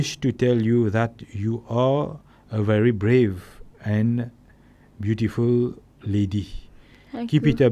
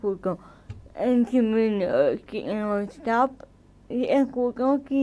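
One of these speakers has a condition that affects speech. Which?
The second: cerebral palsy.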